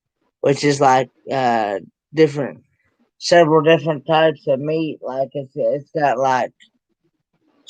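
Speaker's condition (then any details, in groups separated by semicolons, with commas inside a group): Cerebral palsy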